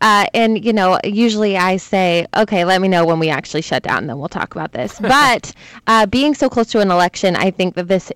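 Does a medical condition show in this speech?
No.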